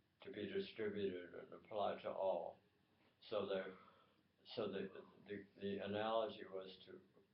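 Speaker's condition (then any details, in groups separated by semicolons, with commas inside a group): Tongue cancer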